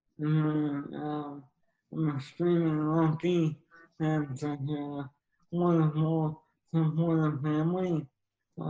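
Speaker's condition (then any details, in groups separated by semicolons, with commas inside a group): ALS; young onset, slow progressor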